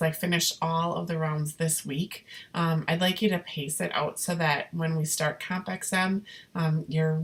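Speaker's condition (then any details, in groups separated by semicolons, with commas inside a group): No condition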